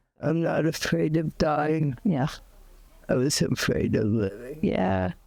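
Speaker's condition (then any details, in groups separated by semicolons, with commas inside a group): ALS; diagnosed seven months earlier, end of life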